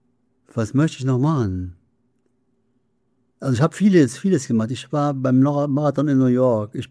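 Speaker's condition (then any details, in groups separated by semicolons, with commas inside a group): Parkinson's disease; deep brain stimulation: two brainstem electrodes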